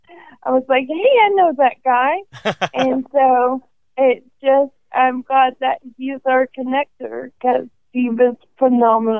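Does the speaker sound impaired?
Yes: ALS; probable category at diagnosis, first symptoms in hand, diagnosed at 27 after 18 months.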